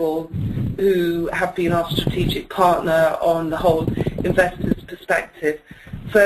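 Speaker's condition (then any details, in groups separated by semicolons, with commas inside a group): No condition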